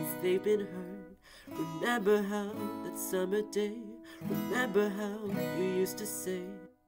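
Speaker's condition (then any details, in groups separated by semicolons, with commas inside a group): No condition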